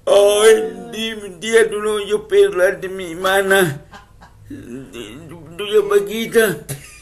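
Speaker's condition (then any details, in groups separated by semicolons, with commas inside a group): Cerebral palsy; wheelchair user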